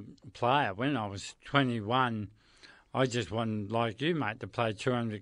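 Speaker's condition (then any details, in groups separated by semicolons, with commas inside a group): Motor neurone disease; progressive, terminal, onset in hands, spread up arms and across back; voice affected, speech noticeably changed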